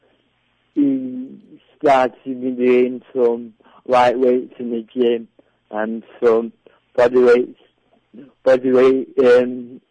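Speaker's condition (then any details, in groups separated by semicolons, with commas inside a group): Cerebral palsy; diagnosed at birth, delayed developmental milestones, walked with walking frame, predicted lifelong electric wheelchair, prone to rounded shoulders; predicted never to talk, parents paid for speech therapy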